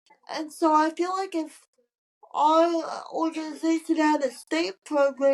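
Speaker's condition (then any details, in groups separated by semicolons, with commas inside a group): Cerebral palsy; from birth, wheelchair user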